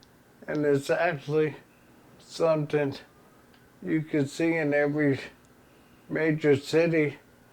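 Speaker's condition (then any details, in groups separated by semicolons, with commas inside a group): ALS; progressive terminal illness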